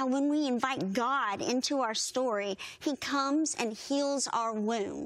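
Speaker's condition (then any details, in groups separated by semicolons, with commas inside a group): Bilateral cleft lip and palate, severe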